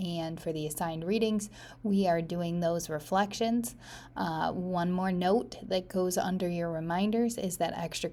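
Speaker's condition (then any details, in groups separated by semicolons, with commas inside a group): No condition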